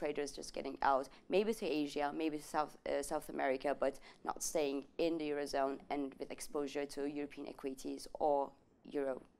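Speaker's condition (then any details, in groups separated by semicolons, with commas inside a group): No condition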